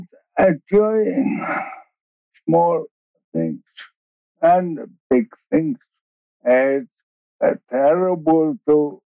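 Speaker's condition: ALS, bulbar onset, later regular ALS; initially diagnosed bulbar-onset

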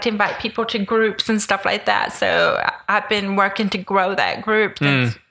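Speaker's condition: Deafness with cochlear implants; progressive hearing loss, deaf most of life, lip reading, bilateral cochlear implants; very oral, speech therapy throughout childhood, spoke for herself via relay voice carryover before implants

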